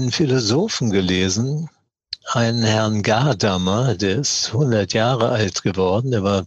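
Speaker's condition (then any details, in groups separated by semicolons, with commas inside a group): Parkinson's disease; mild course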